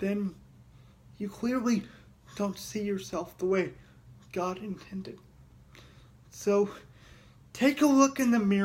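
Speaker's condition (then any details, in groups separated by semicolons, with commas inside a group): Cerebral palsy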